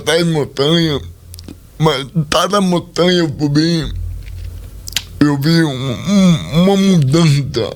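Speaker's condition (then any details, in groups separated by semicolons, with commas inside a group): Cerebral palsy; speech not normal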